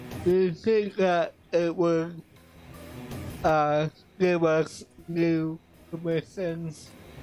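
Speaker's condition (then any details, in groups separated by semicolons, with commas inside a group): Cerebral palsy; affects voice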